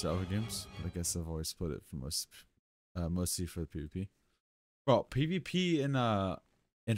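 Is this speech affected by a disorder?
No.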